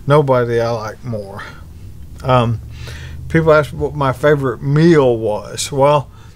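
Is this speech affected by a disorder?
Yes: ALS; bulbar-upper onset, tongue.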